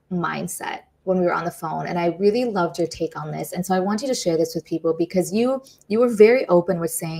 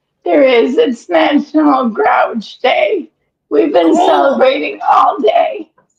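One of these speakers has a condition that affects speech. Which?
The second: ALS; recently diagnosed, symptoms a year prior, difficulty rising; breathless after exertion.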